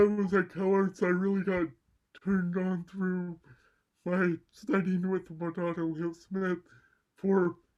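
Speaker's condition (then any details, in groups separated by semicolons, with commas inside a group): Cerebral palsy; mild left side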